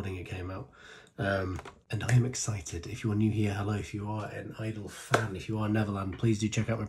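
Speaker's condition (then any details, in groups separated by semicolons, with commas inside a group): No condition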